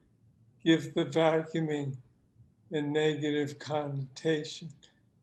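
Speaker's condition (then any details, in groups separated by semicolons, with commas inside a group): Parkinson's disease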